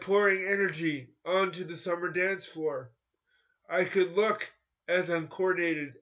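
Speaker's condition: Cerebral palsy; cerebral palsy since childhood

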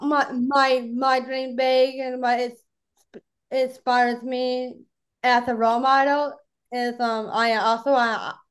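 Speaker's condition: Down syndrome; Down syndrome from birth, born without esophagus, blocked bowel, surgery right after birth, cord wrapped around throat three times; may be a little hard to understand, mother helps a little, host understood nearly everything, host once asked for a repeat

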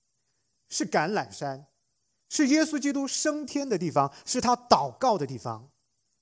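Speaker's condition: No condition

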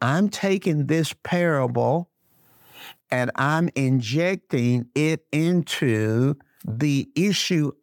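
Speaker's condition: No condition

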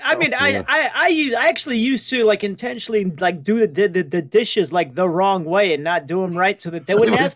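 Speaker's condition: No condition

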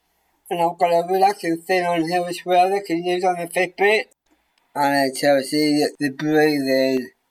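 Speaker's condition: Down syndrome; congenital, present since birth

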